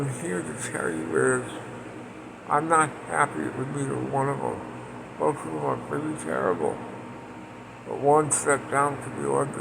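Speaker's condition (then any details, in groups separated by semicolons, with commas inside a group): Parkinson's; speech impediment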